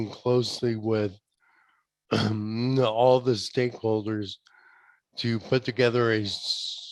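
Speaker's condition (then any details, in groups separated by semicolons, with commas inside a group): ALS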